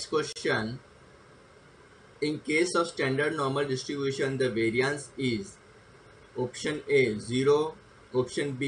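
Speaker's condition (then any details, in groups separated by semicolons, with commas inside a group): No condition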